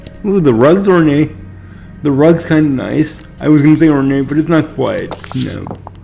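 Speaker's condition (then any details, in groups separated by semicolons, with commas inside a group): Cerebral palsy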